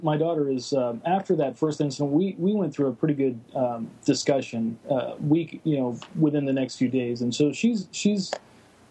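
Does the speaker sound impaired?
No.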